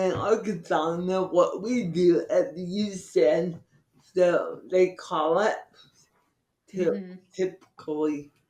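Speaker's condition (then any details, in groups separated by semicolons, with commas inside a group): Cerebral palsy; from birth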